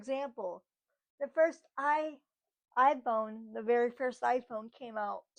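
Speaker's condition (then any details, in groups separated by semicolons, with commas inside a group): Cerebral palsy, spastic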